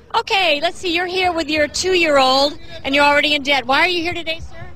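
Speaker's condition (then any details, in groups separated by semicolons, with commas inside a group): No condition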